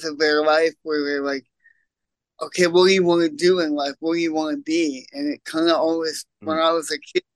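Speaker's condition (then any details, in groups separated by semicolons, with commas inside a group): Cerebral palsy; congenital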